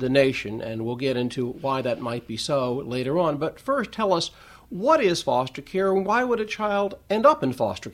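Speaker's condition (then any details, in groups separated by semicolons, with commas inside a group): No condition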